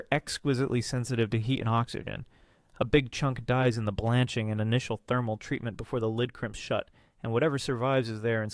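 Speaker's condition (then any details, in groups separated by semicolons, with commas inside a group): No condition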